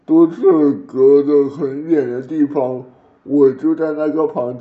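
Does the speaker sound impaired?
Yes: cerebral palsy; birth asphyxia, blue at birth, over ten minutes of resuscitation, diagnosed in infancy at provincial hospital, legs affected, early rehabilitation, learned to walk; some words unclear despite great effort to speak clearly, edited for fluency, childhood drooling from delayed saliva swallowing.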